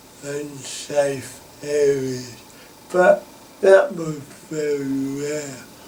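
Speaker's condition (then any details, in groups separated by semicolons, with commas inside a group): Cerebral palsy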